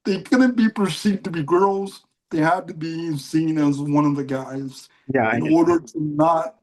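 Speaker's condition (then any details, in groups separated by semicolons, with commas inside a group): Cerebral palsy; mild case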